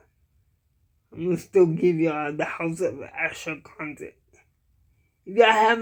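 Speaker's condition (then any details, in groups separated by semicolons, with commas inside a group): Cerebral palsy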